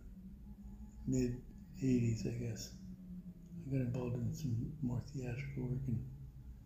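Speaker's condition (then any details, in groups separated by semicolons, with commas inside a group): Parkinson's; voice went with Parkinson's, can still whisper, formerly whisper carried and was heard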